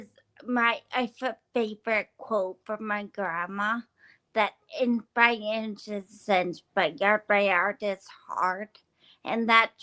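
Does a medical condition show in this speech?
Yes: brain injury from boulder; initially unintelligible, improved with practice.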